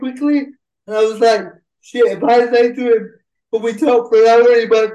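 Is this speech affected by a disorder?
Yes: cerebral palsy; cerebral palsy since childhood, uses a wheelchair, swimming advised in childhood to exercise all muscles.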